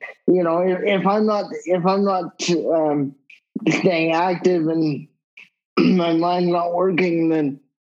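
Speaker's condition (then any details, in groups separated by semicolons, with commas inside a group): Cerebral palsy; wheelchair user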